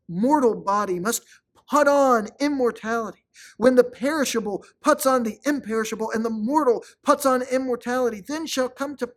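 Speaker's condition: No condition

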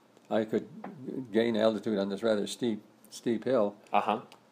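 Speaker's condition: Parkinson's disease; lost force and speed

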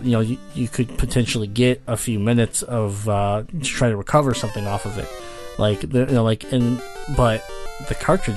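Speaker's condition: Cleft palate; congenital

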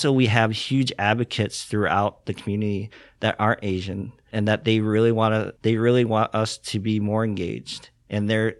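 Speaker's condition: Cleft lip and palate; congenital

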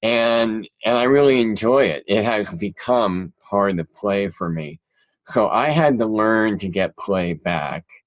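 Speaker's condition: Cleft palate; present since childhood

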